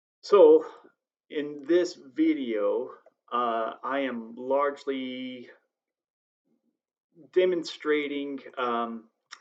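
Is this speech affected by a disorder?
No.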